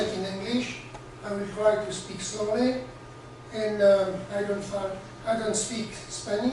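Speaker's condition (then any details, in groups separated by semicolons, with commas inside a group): No condition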